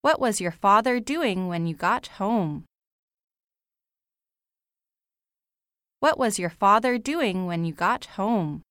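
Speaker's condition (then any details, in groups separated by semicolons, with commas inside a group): No condition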